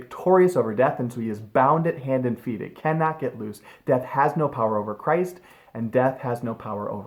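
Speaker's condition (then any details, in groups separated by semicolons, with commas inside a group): No condition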